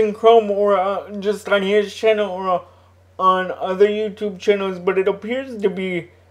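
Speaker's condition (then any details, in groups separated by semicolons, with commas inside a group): Cerebral palsy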